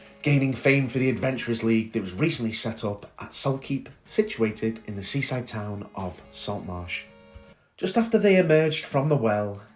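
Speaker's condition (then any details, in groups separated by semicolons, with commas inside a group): No condition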